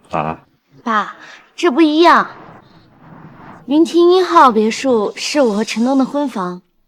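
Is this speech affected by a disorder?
No.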